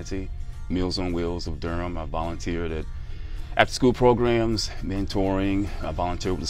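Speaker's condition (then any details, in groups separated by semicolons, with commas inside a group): No condition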